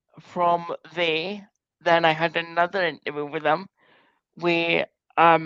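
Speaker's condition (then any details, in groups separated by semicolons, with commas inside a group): Cerebral palsy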